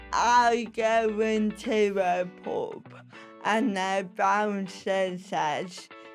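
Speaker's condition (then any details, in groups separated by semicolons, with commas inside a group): Cerebral palsy; slow speech, sounds disabled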